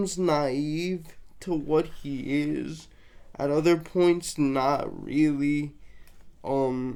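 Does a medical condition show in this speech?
Yes: cerebral palsy, mixed, mild.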